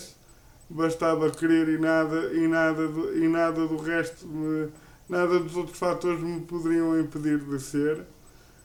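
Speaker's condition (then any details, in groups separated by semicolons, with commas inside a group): Cerebral palsy; uses a wheelchair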